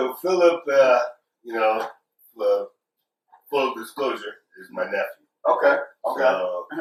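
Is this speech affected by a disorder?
No.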